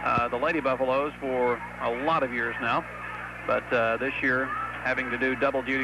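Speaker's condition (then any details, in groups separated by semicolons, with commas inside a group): No condition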